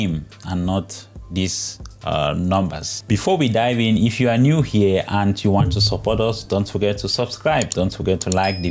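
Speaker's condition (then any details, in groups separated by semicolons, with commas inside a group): No condition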